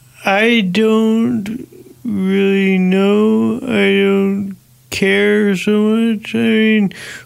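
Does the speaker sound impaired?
Yes: Parkinson's disease; Parkinson's 12 years, dyskinesia from year 4-5, awake DBS, pacemaker under skin, Dr. Honey, Dr. Salsa; disease progressing, balance problems with tipping, speech getting softer; vocal issues, hard for some to understand, recording speed altered about 5%.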